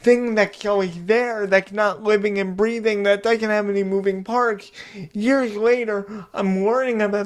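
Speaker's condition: Cerebral palsy; wheelchair user

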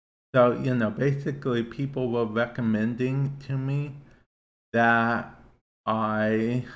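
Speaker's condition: Cerebral palsy; affects speech to an extent

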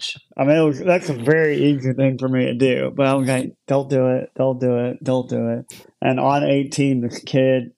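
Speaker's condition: Cleft lip and palate; born in Ukraine

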